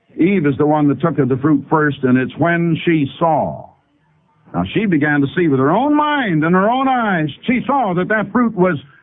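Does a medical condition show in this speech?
No.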